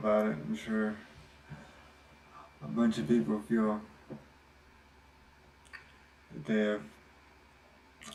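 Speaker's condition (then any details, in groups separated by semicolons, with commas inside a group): Cerebral palsy, spastic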